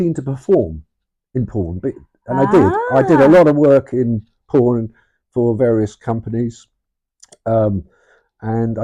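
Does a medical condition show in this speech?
No.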